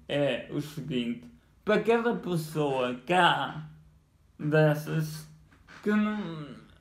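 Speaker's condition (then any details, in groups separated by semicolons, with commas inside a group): Cerebral palsy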